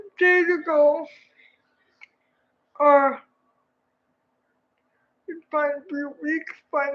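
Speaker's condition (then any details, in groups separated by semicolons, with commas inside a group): Cerebral palsy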